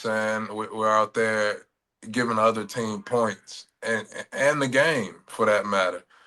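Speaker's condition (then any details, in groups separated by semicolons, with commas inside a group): No condition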